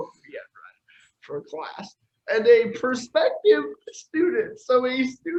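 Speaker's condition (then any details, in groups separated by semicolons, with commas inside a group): Cerebral palsy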